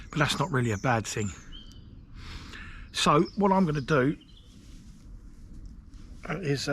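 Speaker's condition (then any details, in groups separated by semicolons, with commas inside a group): No condition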